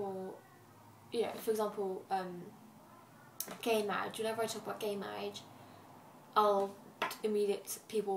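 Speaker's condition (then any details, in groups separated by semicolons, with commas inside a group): No condition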